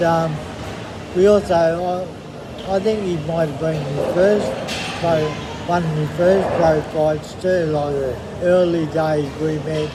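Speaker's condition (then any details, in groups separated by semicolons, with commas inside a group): MND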